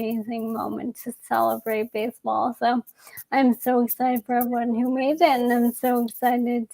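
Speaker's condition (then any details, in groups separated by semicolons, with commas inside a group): ALS; young onset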